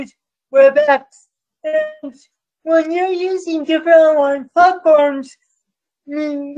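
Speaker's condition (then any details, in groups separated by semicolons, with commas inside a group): Cerebral palsy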